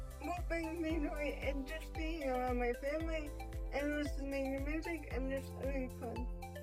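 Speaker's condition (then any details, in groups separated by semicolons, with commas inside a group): Spastic quadriplegic cerebral palsy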